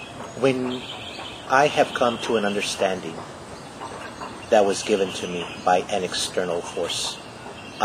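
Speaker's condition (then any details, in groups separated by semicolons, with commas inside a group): No condition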